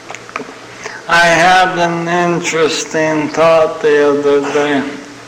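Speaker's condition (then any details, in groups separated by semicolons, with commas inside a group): ALS (Lou Gehrig's disease); young onset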